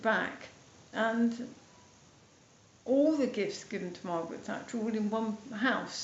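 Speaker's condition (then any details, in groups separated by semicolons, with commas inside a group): MND, mild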